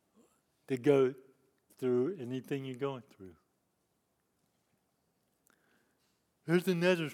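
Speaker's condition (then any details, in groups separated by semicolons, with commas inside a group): Cerebral palsy; lifelong disability since youth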